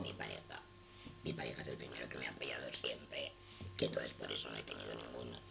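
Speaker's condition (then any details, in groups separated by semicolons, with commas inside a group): Total laryngectomy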